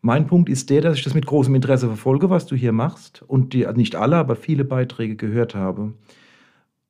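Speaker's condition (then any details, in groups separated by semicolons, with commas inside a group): No condition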